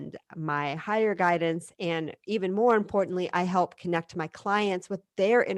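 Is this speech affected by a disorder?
No.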